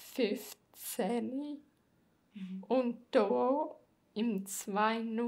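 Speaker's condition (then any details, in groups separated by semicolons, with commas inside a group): Multiple sclerosis; autoimmune disease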